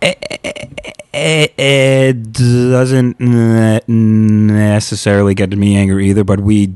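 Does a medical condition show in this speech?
Yes: stuttering; past therapy to become more comfortable with stuttering, earlier fear of public speaking from stuttering; stutter-like tension when signing own name, worse under pressure or with people watching; here repeated sounds, prolonged sounds, blocks.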